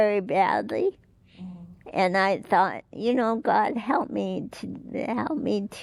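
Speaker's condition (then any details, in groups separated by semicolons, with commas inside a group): Cerebral palsy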